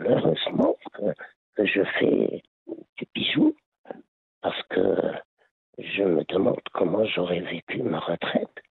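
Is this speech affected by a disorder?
Yes: laryngeal cancer; laryngeal cancer linked to heavy smoking, quit over 20 years ago, later lung cancer, part of lung removed.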